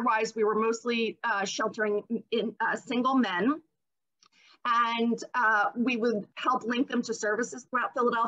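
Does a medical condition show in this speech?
No.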